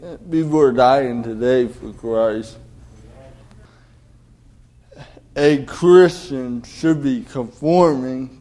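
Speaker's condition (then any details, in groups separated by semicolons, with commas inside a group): Cerebral palsy; delayed development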